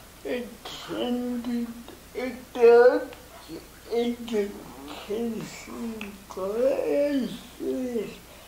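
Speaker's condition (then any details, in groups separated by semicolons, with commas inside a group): Cerebral palsy; speech impairment, cerebral palsy accent, hard to hear in noise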